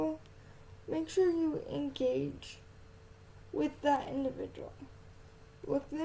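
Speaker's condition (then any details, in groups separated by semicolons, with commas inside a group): Cerebral palsy, spastic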